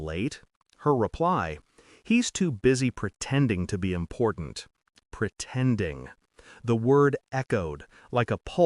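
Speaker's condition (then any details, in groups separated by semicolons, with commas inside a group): No condition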